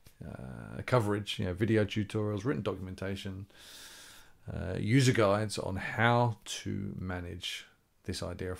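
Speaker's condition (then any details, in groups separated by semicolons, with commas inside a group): No condition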